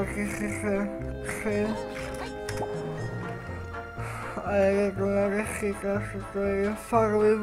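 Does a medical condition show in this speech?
Yes: cerebral palsy.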